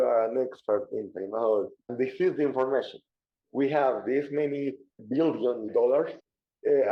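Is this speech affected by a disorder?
Yes: cerebral palsy; diagnosed in childhood.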